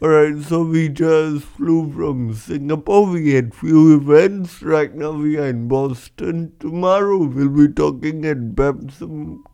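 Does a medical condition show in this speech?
Yes: cerebral palsy; congenital, breech vaginal birth instead of recommended c-section, head stuck 90 seconds, oxygen loss; could not speak properly as child, now speaks publicly as motivational speaker.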